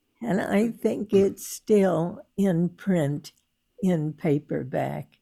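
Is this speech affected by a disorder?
Yes: spasmodic dysphonia; vocal cords too tight to let air in, Botox at Oregon Health and Sciences Hospital, Portland; voice strongly affected, many listeners thought stroke, sound of voice off-putting to some listeners.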